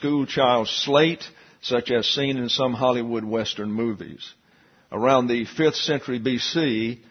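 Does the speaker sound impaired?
No.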